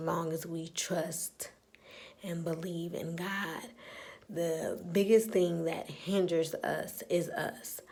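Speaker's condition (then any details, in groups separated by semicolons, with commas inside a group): Spastic cerebral palsy; spastic cerebral palsy from birth, lower body, tight muscles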